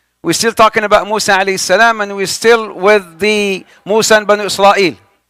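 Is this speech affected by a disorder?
No.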